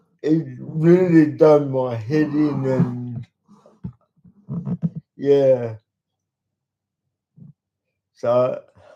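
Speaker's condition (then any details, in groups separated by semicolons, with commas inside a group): Cerebral palsy; talks slowly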